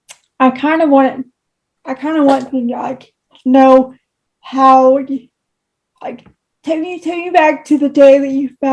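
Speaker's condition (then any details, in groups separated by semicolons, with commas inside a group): Cerebral palsy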